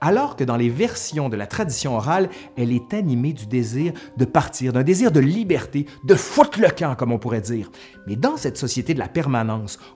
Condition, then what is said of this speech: None; typical speech.